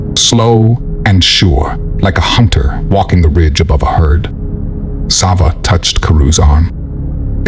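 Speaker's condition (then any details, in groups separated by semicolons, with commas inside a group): No condition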